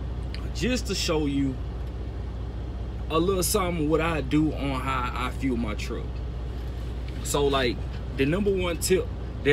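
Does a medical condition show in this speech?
No.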